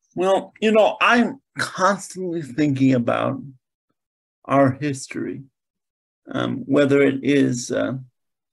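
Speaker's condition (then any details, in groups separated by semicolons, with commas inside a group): Cerebral palsy; mainly lower limbs affected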